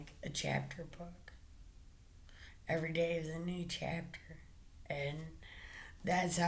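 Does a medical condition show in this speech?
Yes: brain injury.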